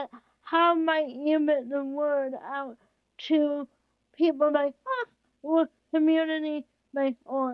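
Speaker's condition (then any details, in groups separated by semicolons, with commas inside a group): Cerebral palsy, spastic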